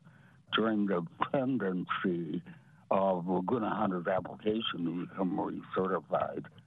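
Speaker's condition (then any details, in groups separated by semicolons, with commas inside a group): Parotid gland removal; difficulty speaking at this recording, recurring, attributed to parotid gland removal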